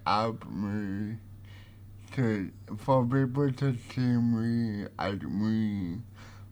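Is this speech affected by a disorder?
Yes: cerebral palsy; uses light writer communication device; interview combines own voice with audio typed on Lightwriter communication device.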